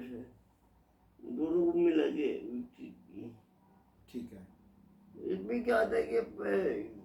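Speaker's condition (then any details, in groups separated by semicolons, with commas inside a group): Cerebral palsy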